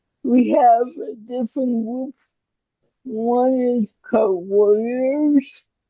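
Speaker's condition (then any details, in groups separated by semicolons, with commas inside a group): Cerebral palsy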